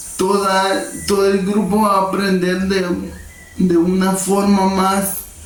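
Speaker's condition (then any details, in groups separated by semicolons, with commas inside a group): Cerebral palsy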